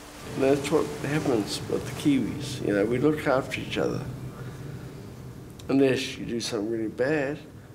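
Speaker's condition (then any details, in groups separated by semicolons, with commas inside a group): Multiple sclerosis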